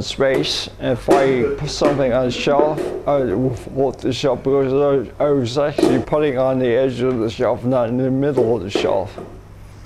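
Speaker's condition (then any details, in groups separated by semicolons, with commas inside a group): Multiple system atrophy; initially diagnosed cerebellar ataxia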